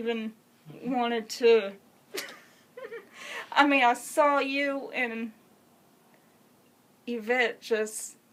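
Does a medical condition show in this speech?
Yes: cerebral palsy; congenital, uses wheelchair.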